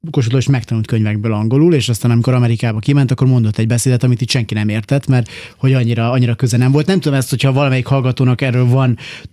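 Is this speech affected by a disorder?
No.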